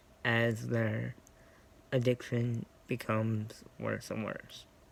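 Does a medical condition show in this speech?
Yes: cerebral palsy; scoliosis.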